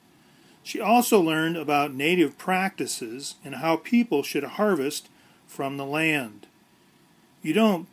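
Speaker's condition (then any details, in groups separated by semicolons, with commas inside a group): No condition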